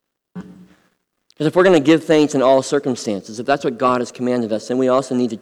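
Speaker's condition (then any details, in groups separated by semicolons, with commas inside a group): Cleft lip and palate; congenital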